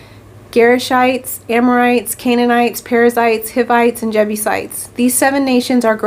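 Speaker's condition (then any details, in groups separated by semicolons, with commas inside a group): No condition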